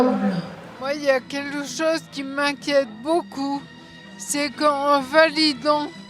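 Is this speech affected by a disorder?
Yes: Friedreich's ataxia; serious, incurable, dependent on others.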